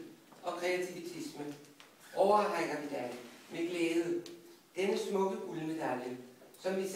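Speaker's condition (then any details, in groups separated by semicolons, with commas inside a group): No condition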